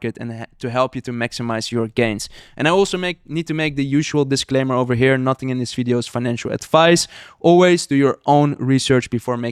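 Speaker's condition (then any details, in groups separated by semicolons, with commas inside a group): No condition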